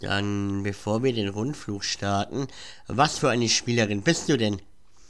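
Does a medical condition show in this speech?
Yes: cleft palate; says cannot pronounce country name Guatemala because of cleft palate.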